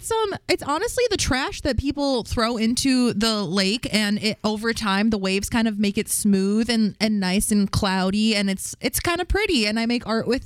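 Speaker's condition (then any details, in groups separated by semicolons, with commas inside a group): No condition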